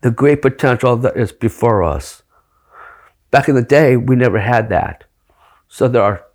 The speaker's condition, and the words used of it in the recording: Down syndrome. The fact that he can speak publicly, that's his talent.